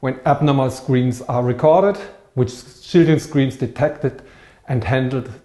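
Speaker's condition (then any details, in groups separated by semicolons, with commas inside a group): No condition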